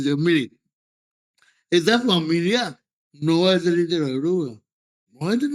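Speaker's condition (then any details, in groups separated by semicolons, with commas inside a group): Cerebral palsy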